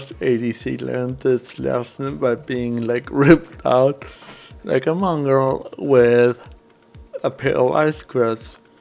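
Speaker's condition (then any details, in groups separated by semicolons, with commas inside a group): Cerebral palsy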